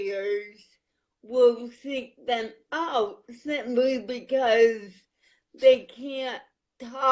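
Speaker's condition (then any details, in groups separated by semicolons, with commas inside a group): Cerebral palsy; lifelong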